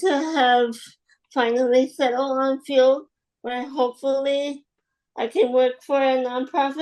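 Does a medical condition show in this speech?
Yes: spastic quadriplegic cerebral palsy.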